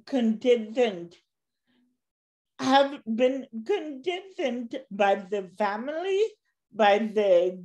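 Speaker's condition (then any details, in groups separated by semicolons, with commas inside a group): Cerebral palsy; since birth, walks with walker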